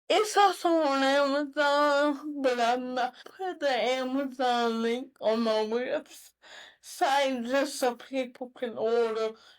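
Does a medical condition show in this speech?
Yes: cerebral palsy; mild form.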